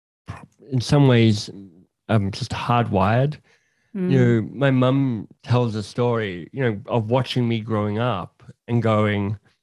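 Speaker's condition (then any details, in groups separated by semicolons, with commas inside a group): Cleft lip and palate; palate open to nose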